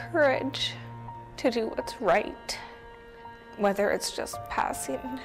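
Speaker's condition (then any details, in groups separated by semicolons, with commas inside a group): No condition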